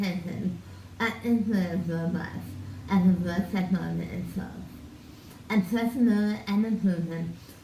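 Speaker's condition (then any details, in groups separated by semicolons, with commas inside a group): Tongue cancer surgery; tongue cancer, open surgery; second diagnosis within 5 years; significant speech impediment after surgery, voice assistants struggle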